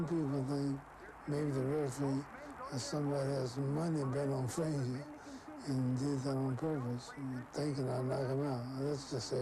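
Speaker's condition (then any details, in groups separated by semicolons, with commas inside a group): Parkinson's syndrome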